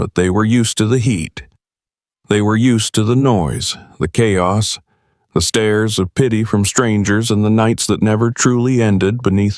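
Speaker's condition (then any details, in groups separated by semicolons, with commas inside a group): No condition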